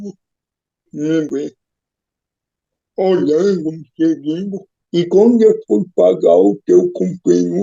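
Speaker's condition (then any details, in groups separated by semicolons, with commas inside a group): Cerebral palsy; physical disability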